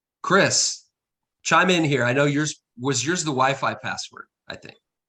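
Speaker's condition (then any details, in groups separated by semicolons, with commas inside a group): No condition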